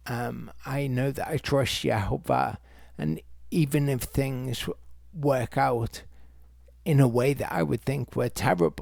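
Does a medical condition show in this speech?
Yes: multiple sclerosis; progressive form, irreversible nerve damage; extremely rapid progression, no recovery periods, typing very difficult; difficulty speaking any words, no longer able to teach.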